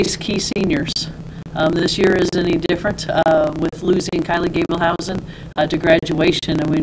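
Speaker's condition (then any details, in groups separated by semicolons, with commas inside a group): No condition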